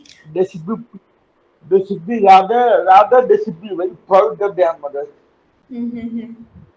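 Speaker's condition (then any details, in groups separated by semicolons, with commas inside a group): Cerebral palsy; uses wheelchair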